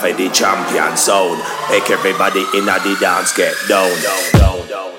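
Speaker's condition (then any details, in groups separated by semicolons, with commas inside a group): No condition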